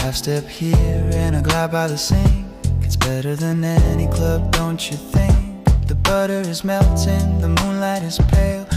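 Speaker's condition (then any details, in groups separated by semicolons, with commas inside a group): No condition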